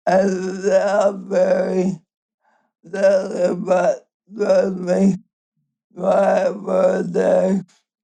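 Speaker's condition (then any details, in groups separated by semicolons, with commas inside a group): ALS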